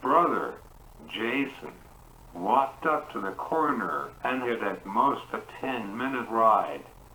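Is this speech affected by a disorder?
Yes: cerebral palsy; uses wheelchair.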